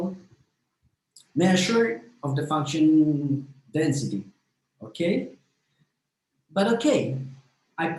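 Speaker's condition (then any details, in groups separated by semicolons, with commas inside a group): No condition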